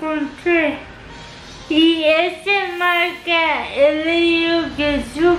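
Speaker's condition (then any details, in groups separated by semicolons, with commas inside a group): Cerebral palsy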